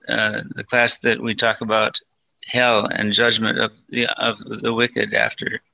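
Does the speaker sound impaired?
Yes: Parkinson's disease, mild.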